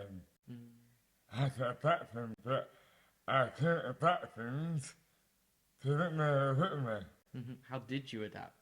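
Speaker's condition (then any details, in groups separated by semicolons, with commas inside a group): Dystonia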